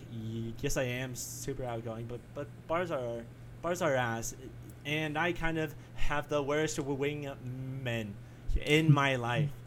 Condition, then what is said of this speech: Stuttering. So if I'm going to talk to you, then you will hear the way I talk.